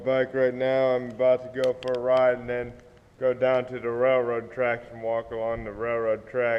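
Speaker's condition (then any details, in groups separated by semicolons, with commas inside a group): Cerebral palsy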